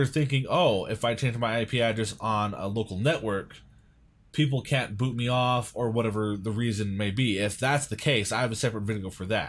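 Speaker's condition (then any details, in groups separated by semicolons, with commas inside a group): No condition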